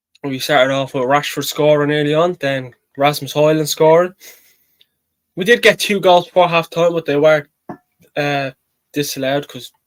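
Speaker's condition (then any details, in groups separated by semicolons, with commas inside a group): No condition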